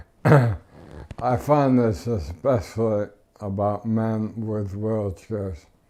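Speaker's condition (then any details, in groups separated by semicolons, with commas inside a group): ALS; no tracheostomy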